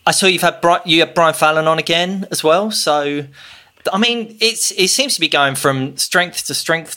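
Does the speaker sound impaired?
No.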